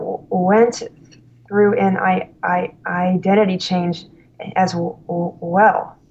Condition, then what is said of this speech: Stuttering. I could be open as far as just letting my stuttering rip and having it out there, but it's another thing to just be like in holding the reins and saying, okay, yes, I can't hide my stuttering, but I'm showing that I'm using it to my, you know, just I'm being open, but I'm in control.